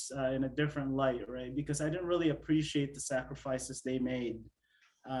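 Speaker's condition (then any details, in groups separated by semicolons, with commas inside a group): No condition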